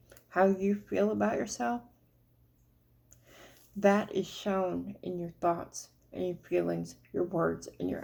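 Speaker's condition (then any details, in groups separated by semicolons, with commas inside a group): Cerebral palsy; speech noticeably atypical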